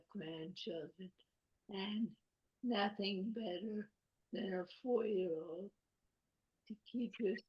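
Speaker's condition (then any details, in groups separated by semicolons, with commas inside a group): ALS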